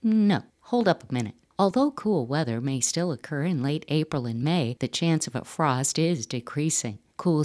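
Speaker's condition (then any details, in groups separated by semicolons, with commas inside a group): No condition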